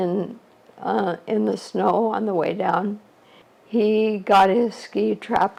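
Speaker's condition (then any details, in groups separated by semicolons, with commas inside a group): ALS; shortly after diagnosis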